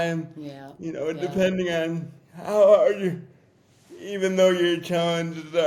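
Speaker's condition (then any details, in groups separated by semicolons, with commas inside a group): Cerebral palsy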